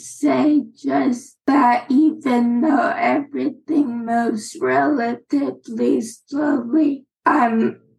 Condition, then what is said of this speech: Aphasia. I will go ahead and say, just because I talk poorly does not mean my intellect is any less than, which is not a standard thing to think about